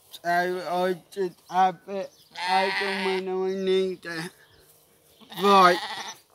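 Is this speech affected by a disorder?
Yes: cerebral palsy.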